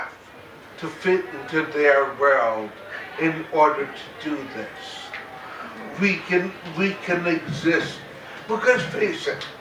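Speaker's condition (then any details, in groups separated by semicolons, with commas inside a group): Cerebral palsy; very mild form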